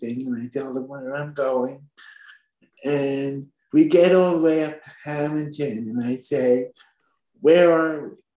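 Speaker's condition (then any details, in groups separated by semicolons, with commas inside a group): Spastic quadriplegic cerebral palsy; from birth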